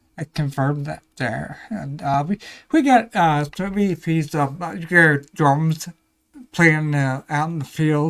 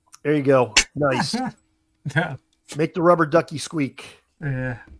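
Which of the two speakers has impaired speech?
The first: ataxia; brain lesion, affects walking and balance; may slur speech, may sound drunk.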